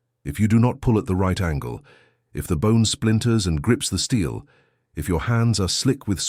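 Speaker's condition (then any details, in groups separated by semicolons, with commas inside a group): No condition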